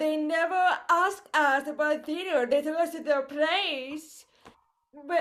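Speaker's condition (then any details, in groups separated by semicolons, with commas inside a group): Cerebral palsy; voice affected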